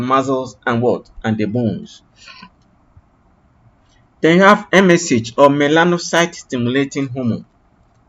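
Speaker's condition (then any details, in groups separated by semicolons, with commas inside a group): No condition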